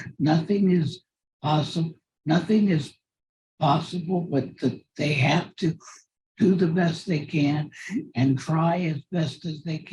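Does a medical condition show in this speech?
Yes: cerebral palsy; from birth.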